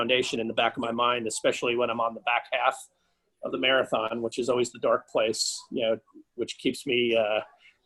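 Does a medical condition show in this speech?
No.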